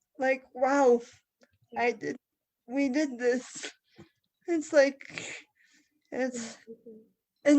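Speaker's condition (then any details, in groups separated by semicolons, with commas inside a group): Cerebral palsy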